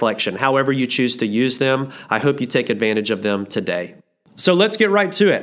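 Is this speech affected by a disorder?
No.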